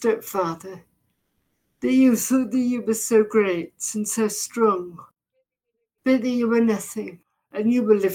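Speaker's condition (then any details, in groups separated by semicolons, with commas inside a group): Deafness, severe; brain misinterprets sounds and speech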